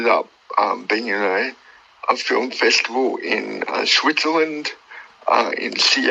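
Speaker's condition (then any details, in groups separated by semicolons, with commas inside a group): Cerebral palsy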